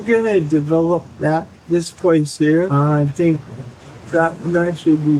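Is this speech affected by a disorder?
Yes: cerebral palsy; only one hand usable.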